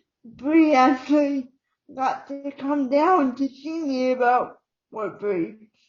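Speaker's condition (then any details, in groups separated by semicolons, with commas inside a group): Cerebral palsy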